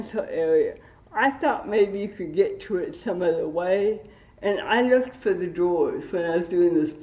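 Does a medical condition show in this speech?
Yes: cerebral palsy with dystonia.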